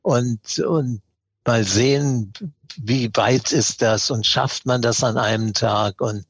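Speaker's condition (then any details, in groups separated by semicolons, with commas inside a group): Parkinson's disease; years of trembling before diagnosis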